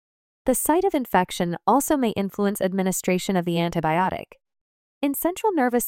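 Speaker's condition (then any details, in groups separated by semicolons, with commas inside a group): No condition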